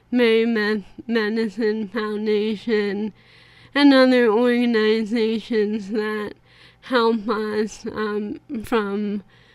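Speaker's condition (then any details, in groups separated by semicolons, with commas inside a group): ALS; impeded, more nasal speech, cognition intact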